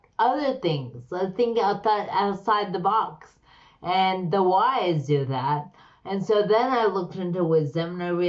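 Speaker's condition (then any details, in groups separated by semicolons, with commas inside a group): Slurred speech; chronic Lyme disease affecting brain; onset 20 to 30 years after infection, weakness; slurred speech, like stroke patient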